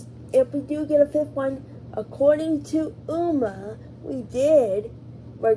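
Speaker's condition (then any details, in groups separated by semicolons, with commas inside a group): Cerebral palsy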